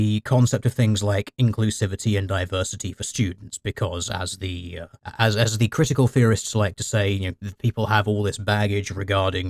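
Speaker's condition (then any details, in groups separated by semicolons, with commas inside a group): No condition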